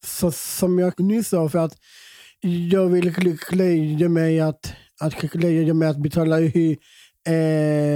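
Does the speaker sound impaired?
Yes: Down syndrome; present from birth.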